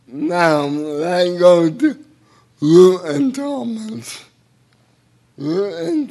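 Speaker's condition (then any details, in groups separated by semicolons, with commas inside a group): Cerebral palsy; a little difficult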